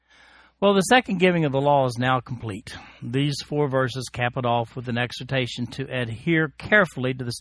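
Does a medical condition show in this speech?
No.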